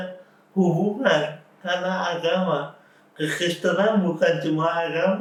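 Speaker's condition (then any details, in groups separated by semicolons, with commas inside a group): Cerebral palsy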